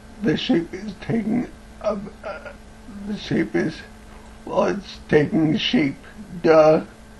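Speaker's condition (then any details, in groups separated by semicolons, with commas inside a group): Cerebellar ataxia from brain tumour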